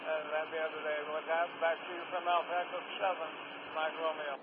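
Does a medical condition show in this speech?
Yes: Parkinson's; Parkinson's affecting left side, 72-year-old man.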